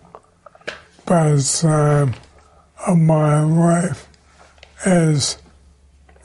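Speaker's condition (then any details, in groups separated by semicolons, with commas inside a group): ALS; slower form, onset age 52 with hand weakness, head trauma suspected cause; body starting to fail, deteriorating, new treatment from Dr. Merit Sukovich slows progression, noticing difference; voice has lost its timbre, enunciation less clear than 1.5 years earlier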